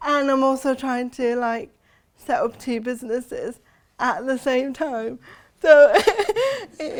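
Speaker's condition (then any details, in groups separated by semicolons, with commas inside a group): Cerebral palsy; since birth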